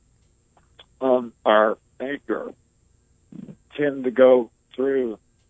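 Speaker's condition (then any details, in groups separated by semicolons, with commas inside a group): ALS; wheelchair user, progressive paralysis with sensation intact, touch pain from shirt wrinkles, seams, pockets; nearly 20 years since onset, motor neurons destroyed; barely able to speak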